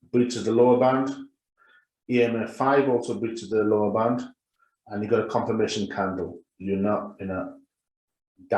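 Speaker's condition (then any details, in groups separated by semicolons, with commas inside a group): No condition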